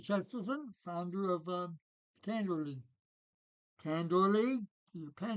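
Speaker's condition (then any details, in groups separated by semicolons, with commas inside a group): Parkinson's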